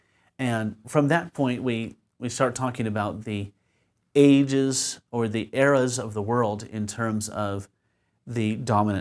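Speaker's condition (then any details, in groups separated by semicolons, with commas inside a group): No condition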